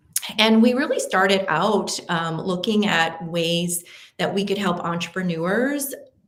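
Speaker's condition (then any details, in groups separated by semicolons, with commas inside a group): No condition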